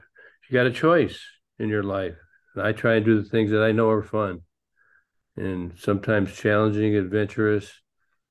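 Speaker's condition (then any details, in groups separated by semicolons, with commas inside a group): Parkinson's disease; ping pong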